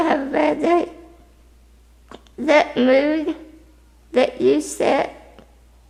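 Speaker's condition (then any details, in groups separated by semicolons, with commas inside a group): Spinal muscular atrophy type 2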